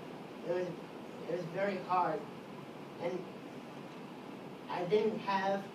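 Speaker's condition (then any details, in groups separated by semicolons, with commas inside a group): Cerebral palsy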